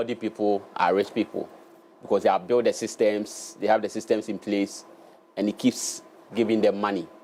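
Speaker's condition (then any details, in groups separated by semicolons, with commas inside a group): No condition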